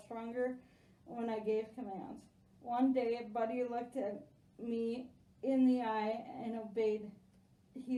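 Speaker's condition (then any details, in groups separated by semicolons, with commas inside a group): Spastic quadriplegic cerebral palsy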